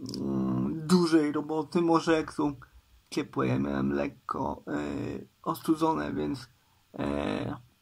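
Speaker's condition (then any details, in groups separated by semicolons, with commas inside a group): Cerebral palsy; uses wheelchair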